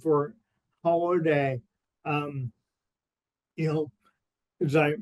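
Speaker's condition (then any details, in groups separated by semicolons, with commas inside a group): Cerebral palsy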